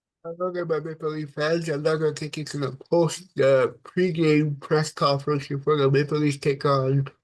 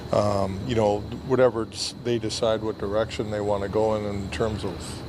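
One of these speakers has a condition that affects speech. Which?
The first: cerebral palsy; from birth, affects brain and body muscles.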